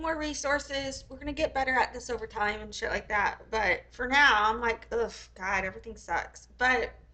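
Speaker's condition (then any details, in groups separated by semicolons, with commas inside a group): No condition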